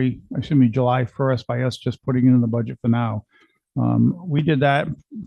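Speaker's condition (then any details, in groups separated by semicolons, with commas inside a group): No condition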